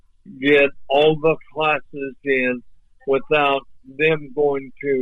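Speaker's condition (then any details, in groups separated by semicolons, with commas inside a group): ALS; voice off but clear and understandable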